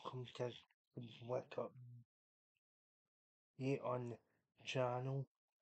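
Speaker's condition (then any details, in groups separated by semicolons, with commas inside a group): Cerebral palsy; unable to walk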